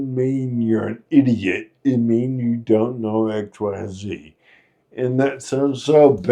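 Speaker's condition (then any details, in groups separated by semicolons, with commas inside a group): Friedreich's ataxia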